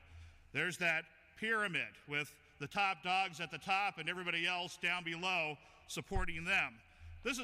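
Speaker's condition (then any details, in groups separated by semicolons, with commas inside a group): No condition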